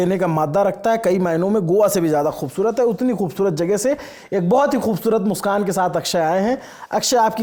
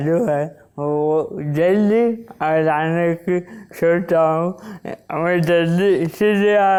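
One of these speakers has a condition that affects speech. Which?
The second: Wilson's disease; onset at age 16.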